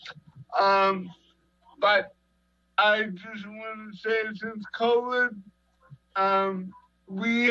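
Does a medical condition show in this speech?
Yes: cerebral palsy; 37 years, long-term care.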